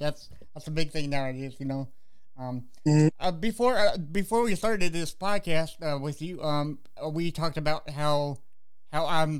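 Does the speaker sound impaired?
Yes: cerebral palsy; walks with walker.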